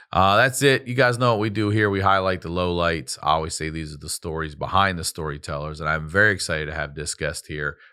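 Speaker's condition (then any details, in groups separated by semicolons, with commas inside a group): No condition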